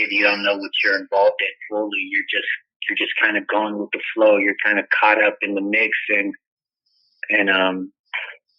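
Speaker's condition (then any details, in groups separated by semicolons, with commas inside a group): No condition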